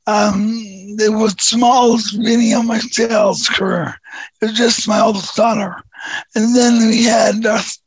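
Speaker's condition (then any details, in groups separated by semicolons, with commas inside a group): Neurofibromatosis type 2; genetic nerve tumors since 2011-2012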